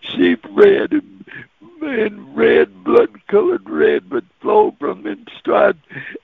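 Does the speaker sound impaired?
Yes: cerebral palsy; walks really funny.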